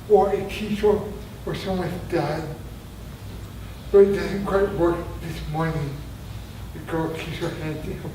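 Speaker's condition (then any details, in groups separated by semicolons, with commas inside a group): Traumatic brain injury; near-fatal injury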